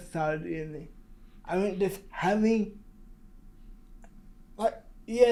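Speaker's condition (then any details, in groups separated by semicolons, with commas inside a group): Cerebral palsy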